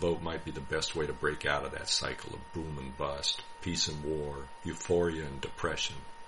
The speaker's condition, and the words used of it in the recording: None; typical speech.